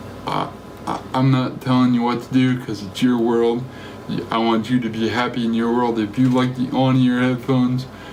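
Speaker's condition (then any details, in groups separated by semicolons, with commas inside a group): Cerebral palsy; affects gait and walking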